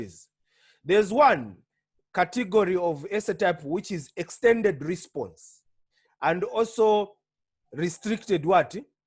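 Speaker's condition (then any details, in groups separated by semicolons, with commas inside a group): No condition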